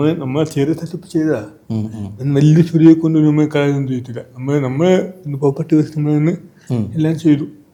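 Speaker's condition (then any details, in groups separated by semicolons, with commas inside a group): Cerebral palsy; from birth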